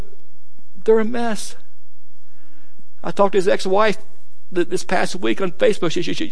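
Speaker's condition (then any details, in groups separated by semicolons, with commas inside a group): Stuttering; not noticed by audience so far; repeated sounds, repeated words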